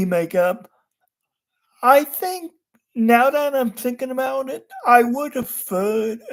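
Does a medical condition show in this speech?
Yes: cerebral palsy.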